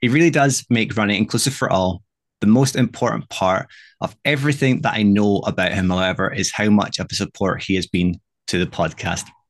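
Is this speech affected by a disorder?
No.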